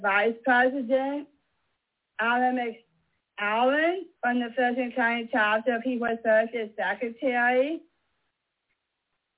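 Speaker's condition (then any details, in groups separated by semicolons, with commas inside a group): Mosaic Down syndrome; described as fully mosaic and high functioning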